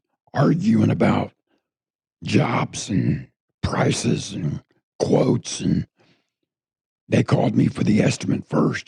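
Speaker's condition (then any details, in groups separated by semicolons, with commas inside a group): Throat cancer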